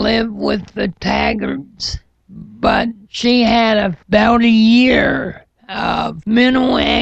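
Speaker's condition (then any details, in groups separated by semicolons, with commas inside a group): Cerebral palsy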